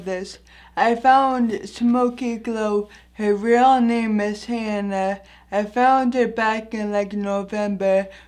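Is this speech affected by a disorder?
Yes: anoxic brain injury; anoxic, 23 minutes without oxygen, service dog for balance; injury at age 22; voice sounds affected by injury.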